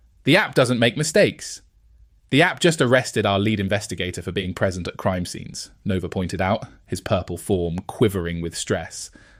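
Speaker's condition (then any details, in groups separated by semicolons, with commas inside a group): No condition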